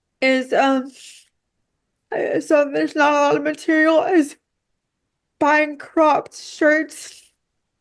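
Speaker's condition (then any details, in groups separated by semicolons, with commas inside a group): Cerebral palsy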